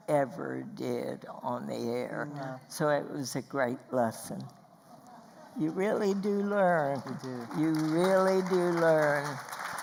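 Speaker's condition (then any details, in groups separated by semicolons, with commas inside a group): Spasmodic dysphonia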